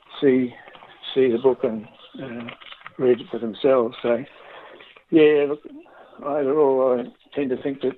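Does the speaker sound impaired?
Yes: Parkinson's disease.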